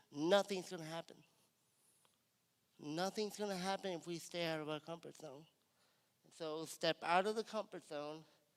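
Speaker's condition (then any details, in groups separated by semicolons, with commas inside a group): Cerebral palsy; cerebral palsy, from birth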